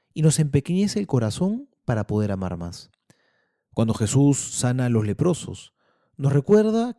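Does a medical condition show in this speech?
No.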